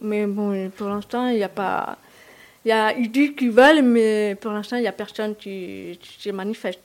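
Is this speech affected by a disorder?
Yes: hard of hearing; uses sign language (LSF) for communication, would need an interpreter; did not fully understand the discussion, says LSF interpreters needed for information access.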